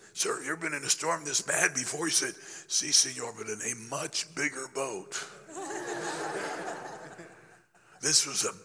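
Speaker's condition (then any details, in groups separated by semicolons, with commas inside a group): Laryngeal cancer after radiation; still affected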